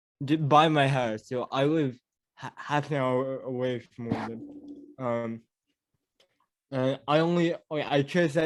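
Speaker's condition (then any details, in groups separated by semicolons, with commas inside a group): Cerebral palsy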